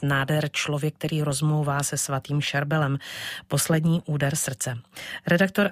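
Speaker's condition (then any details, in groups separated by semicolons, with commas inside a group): No condition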